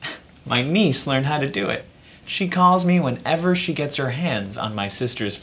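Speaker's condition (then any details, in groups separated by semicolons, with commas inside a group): No condition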